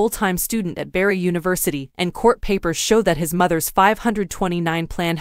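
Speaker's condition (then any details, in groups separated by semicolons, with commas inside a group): No condition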